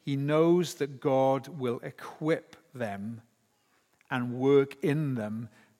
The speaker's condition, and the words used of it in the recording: None; typical speech.